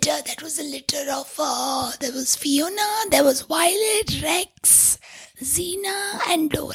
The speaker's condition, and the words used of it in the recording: Tracheostomy. See, we don't even realize we are holding our breath to produce audibility.